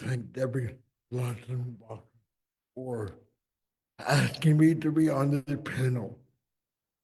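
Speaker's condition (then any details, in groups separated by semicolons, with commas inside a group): Cerebral palsy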